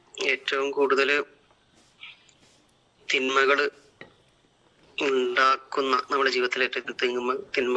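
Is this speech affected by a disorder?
No.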